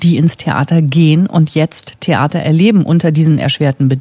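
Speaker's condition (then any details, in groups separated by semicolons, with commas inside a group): No condition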